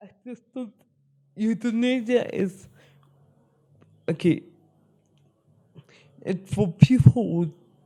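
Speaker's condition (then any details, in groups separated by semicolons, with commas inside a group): Spastic cerebral palsy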